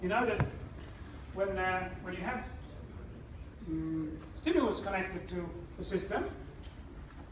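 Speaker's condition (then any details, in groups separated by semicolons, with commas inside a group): No condition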